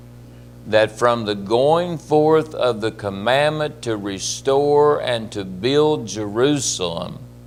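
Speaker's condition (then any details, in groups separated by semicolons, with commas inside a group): No condition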